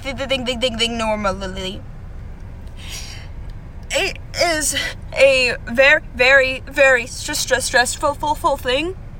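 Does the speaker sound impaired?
Yes: tics with stutter; in tic attack for past hour and a half; tic attack progressed into stutter, forgets how to talk normally during tics, sounds like brain lags.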